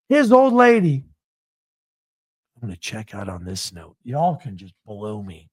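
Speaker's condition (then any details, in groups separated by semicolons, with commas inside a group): No condition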